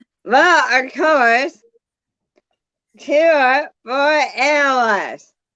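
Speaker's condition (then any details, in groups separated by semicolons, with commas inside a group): Bulbar ALS; bulbar onset, affecting throat area; losing ability to speak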